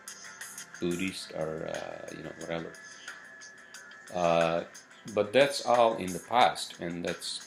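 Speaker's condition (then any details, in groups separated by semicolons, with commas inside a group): No condition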